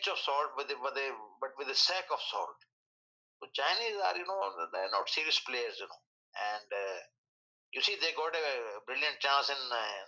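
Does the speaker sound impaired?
No.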